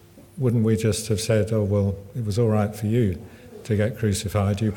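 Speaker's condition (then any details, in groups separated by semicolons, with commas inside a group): Parkinson's; table tennis and snooker groups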